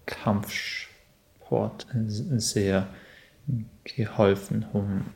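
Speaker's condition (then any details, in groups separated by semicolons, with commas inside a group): Stuttering; stuttering since primary school, grandfather stutters, mother stutters very slightly; ongoing at 27, has worked much on stuttering, severity varies day to day; blocks from slight to very strong, strong blocks cramp whole upper body, repetitions, fillers, singing freer; blocks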